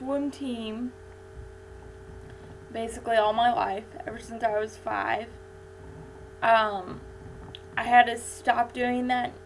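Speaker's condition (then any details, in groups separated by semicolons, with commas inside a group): Cerebral palsy; infant ventilator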